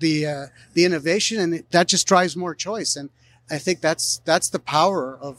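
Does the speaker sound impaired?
No.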